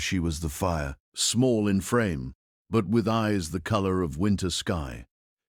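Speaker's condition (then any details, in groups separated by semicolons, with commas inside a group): No condition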